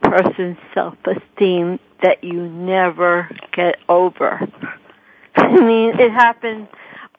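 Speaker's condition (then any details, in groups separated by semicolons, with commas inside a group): Cerebral palsy; speech mimicked and laughed at by a teacher in school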